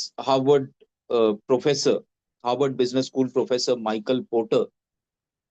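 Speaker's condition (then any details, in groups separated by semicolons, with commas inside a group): No condition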